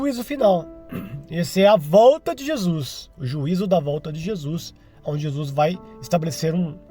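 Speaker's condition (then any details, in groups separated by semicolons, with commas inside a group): No condition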